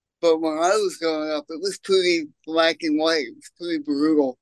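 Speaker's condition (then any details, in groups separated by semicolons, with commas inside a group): Cerebral palsy; congenital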